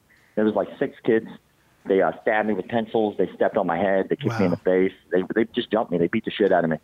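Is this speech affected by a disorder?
Yes: cleft palate; congenital.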